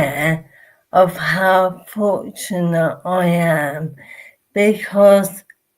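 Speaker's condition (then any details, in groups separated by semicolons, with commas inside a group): Motor neurone disease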